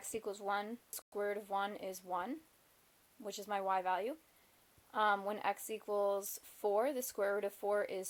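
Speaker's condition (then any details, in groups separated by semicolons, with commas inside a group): No condition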